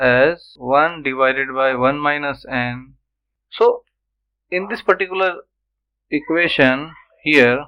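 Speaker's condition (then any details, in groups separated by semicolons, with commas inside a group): No condition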